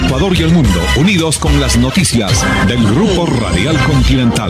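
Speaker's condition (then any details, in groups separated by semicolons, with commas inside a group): No condition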